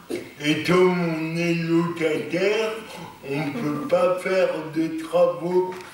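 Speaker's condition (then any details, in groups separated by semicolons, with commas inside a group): Cerebral palsy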